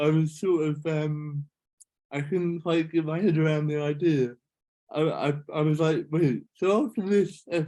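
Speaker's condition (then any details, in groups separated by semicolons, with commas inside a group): Cerebral palsy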